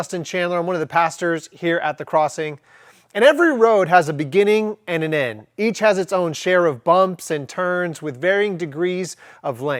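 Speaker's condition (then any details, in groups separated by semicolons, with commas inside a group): No condition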